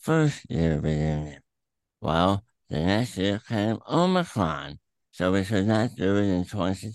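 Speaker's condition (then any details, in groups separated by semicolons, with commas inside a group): Throat cancer; throat cancer three times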